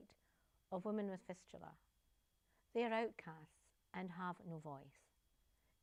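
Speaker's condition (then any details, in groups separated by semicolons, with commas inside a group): No condition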